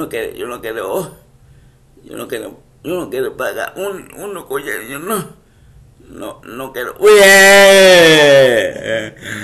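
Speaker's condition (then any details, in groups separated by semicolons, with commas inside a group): Cerebral palsy; speech affected by condition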